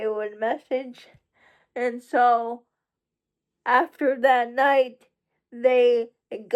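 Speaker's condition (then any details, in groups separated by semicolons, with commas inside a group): Cerebral palsy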